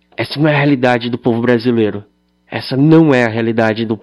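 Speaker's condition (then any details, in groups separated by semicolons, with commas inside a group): Cleft lip and palate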